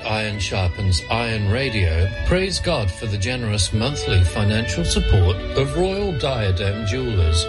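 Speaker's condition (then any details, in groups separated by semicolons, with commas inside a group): No condition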